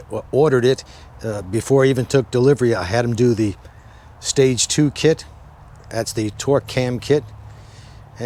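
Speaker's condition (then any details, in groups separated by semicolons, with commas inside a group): No condition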